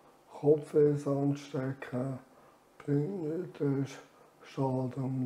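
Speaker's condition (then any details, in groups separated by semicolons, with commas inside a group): Amyotrophic lateral sclerosis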